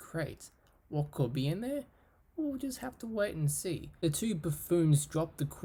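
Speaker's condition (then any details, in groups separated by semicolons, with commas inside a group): No condition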